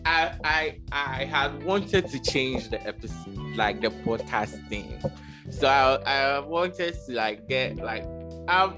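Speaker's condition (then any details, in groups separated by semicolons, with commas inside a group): Stammer; practiced speech extensively; disfluent at start of recordings, speech sometimes cuts off, often unnoticed by listeners; repeated words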